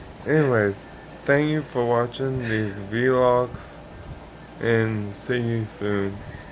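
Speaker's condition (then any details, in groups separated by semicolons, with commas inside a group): Ataxic cerebral palsy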